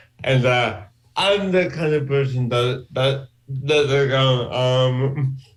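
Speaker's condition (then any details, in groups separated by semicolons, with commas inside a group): Cerebral palsy; from birth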